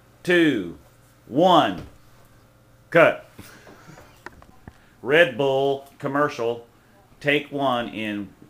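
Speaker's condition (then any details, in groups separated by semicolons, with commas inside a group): No condition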